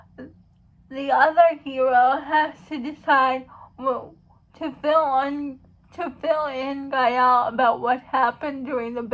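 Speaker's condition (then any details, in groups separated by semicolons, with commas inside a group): Cerebral palsy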